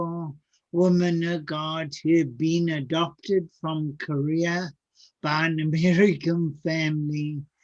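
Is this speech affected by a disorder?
Yes: cerebral palsy; speech sounds atypical.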